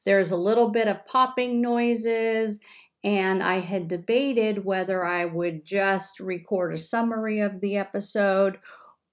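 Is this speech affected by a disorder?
No.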